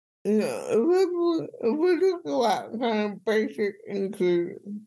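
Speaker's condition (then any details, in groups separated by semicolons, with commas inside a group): Cerebral palsy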